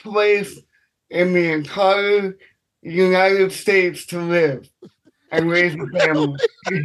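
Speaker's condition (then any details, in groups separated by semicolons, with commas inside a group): Cerebral palsy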